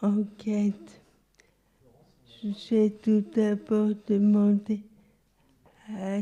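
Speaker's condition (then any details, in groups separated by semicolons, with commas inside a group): Locked-in syndrome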